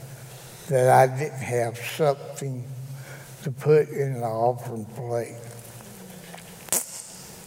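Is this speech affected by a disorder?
Yes: cerebral palsy; disability after 30-some working years.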